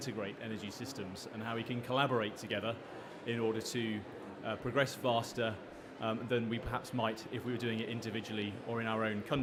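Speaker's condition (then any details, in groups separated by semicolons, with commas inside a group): No condition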